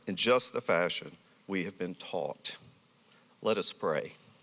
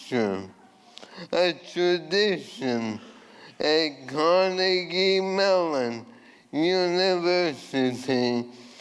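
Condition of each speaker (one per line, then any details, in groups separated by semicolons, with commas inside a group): No condition
ALS; voice changed from earlier resonant voice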